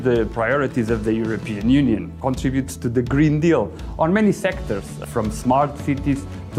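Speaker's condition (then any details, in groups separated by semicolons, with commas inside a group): No condition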